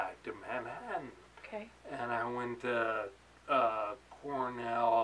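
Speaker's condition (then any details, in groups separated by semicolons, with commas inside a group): Ataxia; late onset; moderately progressed; articulation effortful, swallowing coordination sometimes fails, more slurring when aroused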